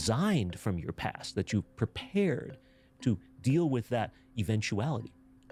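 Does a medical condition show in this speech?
No.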